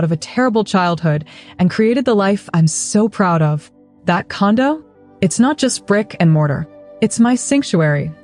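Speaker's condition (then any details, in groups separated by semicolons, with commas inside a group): No condition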